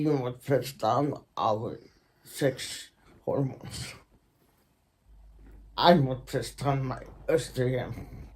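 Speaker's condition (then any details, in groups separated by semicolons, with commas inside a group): Secondary intracranial hypertension; progressive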